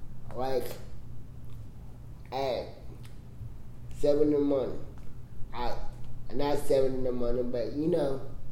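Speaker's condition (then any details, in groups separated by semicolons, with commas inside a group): Cerebral palsy; congenital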